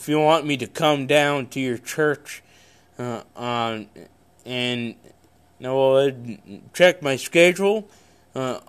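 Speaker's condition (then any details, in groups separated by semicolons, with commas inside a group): Cerebral palsy; congenital, no known medical cause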